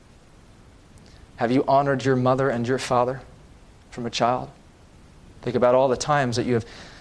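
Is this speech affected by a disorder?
No.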